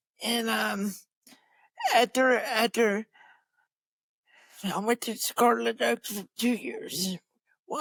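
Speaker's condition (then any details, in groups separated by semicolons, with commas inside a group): Cerebral palsy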